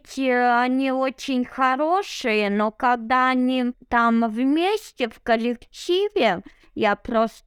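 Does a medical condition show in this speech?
Yes: cerebral palsy; abnormal gait, needs help on stairs without railings, walks everywhere, no wheelchair, home-schooled as child.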